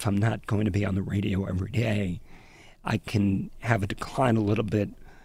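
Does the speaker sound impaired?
Yes: spasmodic dysphonia; abductor form laryngeal dystonia, brainstem interference causing laryngeal muscle spasms, onset past few years, worsened by stress; Botox throat injections into vocal cord muscle from Andrew Blitzer, conservative dosing avoids airway closure; labored delivery, words slurring, lost range and inflection, runs out of breath, sounds near last breath.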